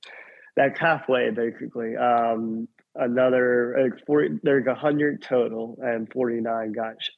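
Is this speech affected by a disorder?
Yes: cleft lip and palate; congenital.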